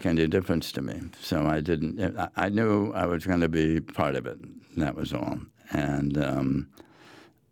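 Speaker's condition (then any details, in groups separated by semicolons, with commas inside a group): Head and neck cancer; before diagnosis, tongue moved awkwardly, swallowing problems and coughing, barium swallow at Norwalk Hospital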